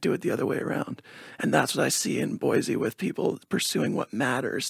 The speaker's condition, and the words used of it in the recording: Spasmodic dysphonia. The reason why I don't talk in a lower voice all the time is it's not as consistent.